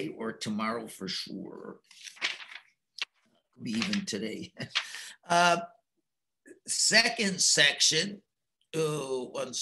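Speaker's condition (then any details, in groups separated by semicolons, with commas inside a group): No condition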